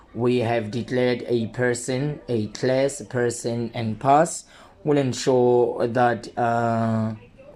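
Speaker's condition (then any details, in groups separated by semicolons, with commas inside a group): No condition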